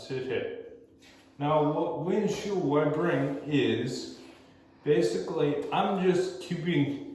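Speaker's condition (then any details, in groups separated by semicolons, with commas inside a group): Cerebral palsy; movement dexterity issues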